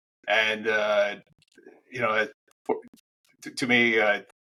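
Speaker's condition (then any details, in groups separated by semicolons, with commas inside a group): No condition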